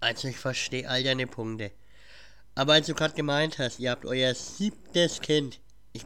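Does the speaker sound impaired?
Yes: cleft palate; has a cold at recording; cleft palate audible in speech, plus cold at recording.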